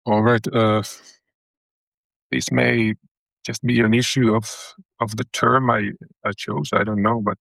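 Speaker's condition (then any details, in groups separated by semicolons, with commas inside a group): Stutter; stutter since toddler startled by big leashed dog, fluent in two languages before, childhood speech therapy; early 40s, about 40 years since onset, not the most severe but constantly on mind; fluctuates quite a lot, jaw moves when struggling to utter words, mistaken for drug use; repeated words, blocks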